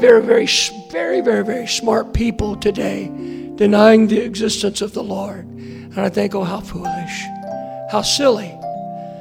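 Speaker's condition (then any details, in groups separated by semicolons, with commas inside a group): Hoarseness after vocal cord surgery; earlier doctor attributed voice problem to aging, second opinion sought; hard to hear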